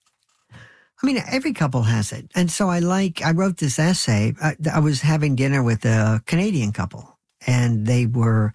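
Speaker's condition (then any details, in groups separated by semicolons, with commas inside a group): No condition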